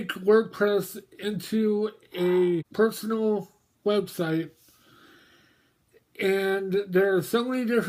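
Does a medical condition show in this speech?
Yes: mobius syndrome.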